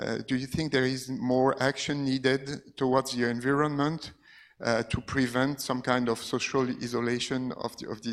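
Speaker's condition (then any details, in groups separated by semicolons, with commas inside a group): No condition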